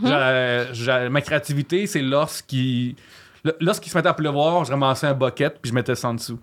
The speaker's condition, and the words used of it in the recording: Stuttering. Moi, j'ai un problème d'élocution dans la vie.